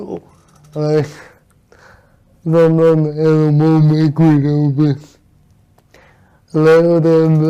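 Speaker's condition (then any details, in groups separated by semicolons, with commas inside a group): Cerebral palsy; from birth; difficult speaking, often not understood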